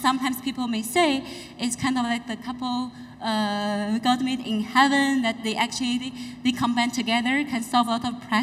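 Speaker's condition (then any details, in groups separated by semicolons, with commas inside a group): No condition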